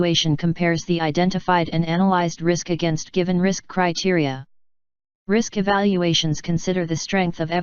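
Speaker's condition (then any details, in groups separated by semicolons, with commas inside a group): No condition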